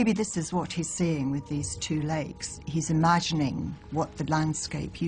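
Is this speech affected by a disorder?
No.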